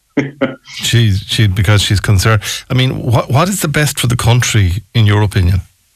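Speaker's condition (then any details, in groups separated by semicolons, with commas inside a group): No condition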